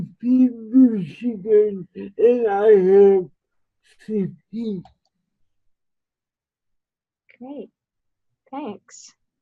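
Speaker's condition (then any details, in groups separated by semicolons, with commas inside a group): Cerebral palsy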